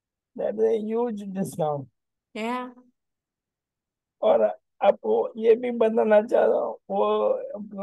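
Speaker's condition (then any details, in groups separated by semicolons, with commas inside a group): ALS; onset right index finger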